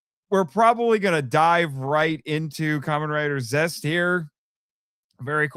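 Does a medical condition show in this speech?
No.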